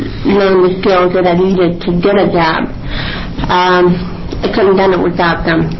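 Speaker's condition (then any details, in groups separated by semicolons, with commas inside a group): Cerebral palsy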